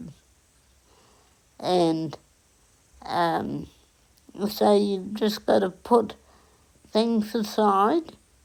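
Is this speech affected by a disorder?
Yes: cerebral palsy; onset at 8 days old.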